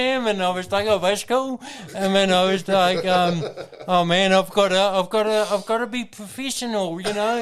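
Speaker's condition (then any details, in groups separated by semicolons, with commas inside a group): Cerebral palsy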